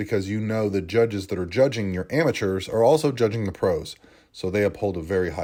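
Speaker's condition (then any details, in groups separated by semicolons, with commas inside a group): No condition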